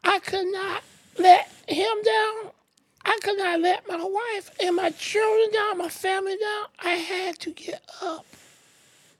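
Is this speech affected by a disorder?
Yes: ALS; sometimes hard breathing.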